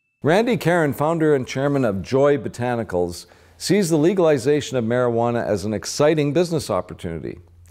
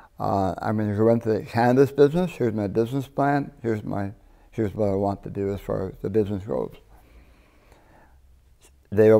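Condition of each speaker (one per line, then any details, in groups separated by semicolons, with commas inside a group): No condition
Partial glossectomy for tongue cancer; tongue cancer, one third tongue removed, wrist flap reconstruction; surgery years ago; distinctive accent since surgery, relearned talking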